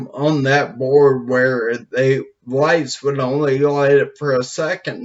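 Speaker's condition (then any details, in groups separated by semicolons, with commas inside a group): Brain injury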